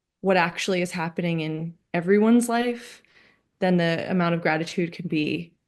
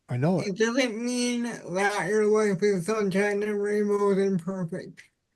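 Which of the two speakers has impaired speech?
The second: cerebral palsy; spastic quadriplegic cerebral palsy, from birth, all four limbs, involuntary movements; uses adaptive typing technology, word prediction; voice harder to understand, voice assistants fail recognition.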